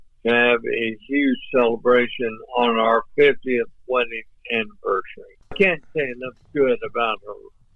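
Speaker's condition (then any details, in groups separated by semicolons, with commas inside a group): ALS; voice off but clear and understandable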